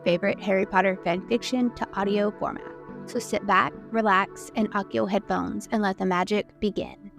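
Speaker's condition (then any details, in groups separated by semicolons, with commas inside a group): No condition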